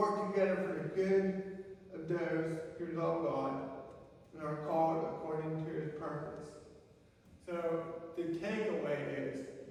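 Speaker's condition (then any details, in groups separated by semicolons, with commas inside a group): Cerebral palsy; from birth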